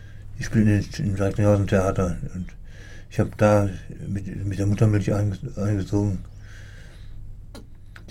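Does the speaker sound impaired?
Yes: Parkinson's disease; says speech, cognition and memory not affected by Parkinson.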